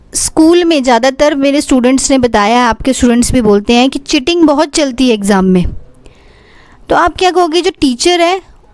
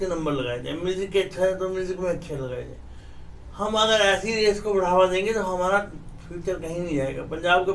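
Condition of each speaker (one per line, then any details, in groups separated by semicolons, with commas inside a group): No condition
Cerebral palsy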